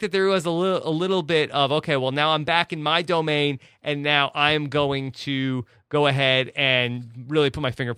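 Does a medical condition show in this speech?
No.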